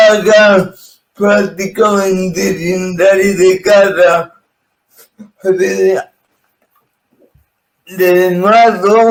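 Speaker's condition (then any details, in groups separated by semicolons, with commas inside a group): Cerebral palsy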